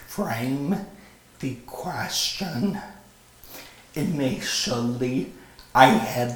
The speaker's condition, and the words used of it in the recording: Vocal cord paralysis. Second, I have a paralyzed vocal cord, which affects me to this day.